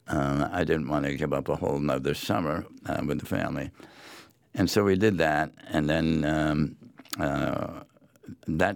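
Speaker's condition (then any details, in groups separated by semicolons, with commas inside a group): Head and neck cancer; before diagnosis, tongue moved awkwardly, swallowing problems and coughing, barium swallow at Norwalk Hospital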